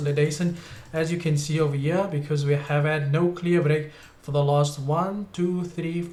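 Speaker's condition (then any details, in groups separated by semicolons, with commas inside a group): No condition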